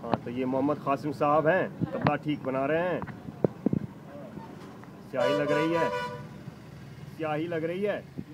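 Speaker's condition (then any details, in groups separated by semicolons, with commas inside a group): No condition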